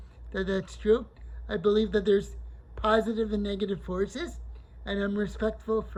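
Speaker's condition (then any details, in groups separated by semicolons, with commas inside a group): Cerebral palsy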